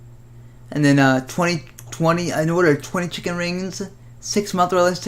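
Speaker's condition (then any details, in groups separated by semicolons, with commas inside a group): Cerebral palsy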